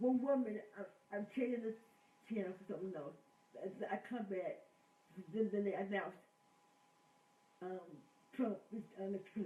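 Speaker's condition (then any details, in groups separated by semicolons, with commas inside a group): Cerebral palsy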